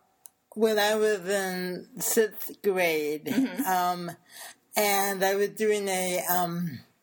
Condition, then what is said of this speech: Cerebral palsy. Yeah, I mean, the thing that's really interesting when it comes to the disability thing is the way I speak, the way my body moves, this is all I know.